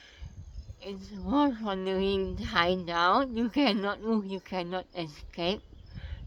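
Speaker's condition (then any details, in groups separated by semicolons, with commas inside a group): Oral cancer; tracheostomy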